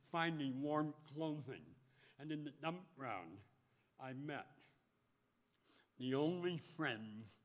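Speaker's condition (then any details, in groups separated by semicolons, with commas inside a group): Speech impediment; first operation in North Dakota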